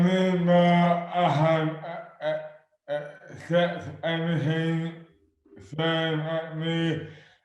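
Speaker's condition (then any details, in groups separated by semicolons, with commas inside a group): Dystonia; affects hands and speech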